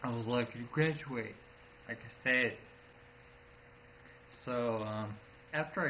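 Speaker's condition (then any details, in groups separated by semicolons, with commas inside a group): Friedreich's ataxia; genetic, progressive, nervous system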